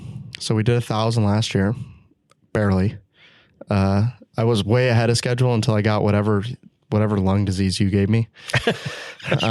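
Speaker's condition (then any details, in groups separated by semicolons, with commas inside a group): No condition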